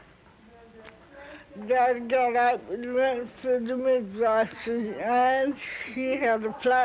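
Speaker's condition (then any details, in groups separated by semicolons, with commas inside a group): Cerebral palsy; halting voice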